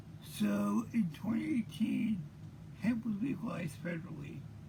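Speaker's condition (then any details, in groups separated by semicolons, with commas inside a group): Cerebral palsy; present since birth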